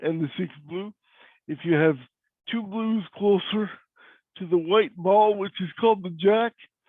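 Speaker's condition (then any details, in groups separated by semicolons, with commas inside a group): Cerebral palsy; cannot walk; voice is different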